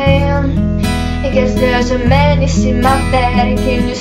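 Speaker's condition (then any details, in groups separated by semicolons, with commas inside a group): No condition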